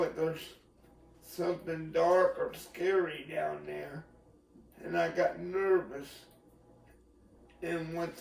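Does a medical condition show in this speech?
Yes: cerebral palsy.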